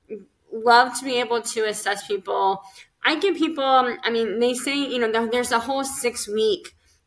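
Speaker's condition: Cleft lip and palate; speech therapy

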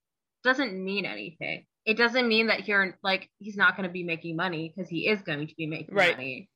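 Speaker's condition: No condition

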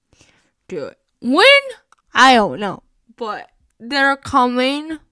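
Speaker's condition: Cerebral palsy; recent health issues

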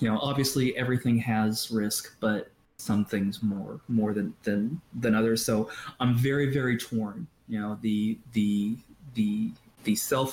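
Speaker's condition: Stuttering; frequent stuttering across past recordings; trouble talking today, stuttering not edited out this episode; stutters a lot, earlier recordings heavily edited by Steve-O, stumbles over words; repeated sounds, prolonged sounds

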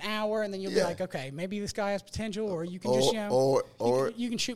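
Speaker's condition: No condition

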